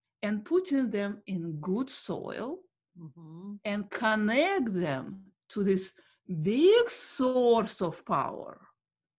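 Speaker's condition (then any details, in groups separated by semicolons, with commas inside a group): Stuttering; formerly severe with facial contortion and pushed words, doctors unhelpful, improved with coaches; sometimes speaks with flow; deep breath then slow speech, learned breathy sexy voice like Marilyn Monroe to manage stutter; prolonged sounds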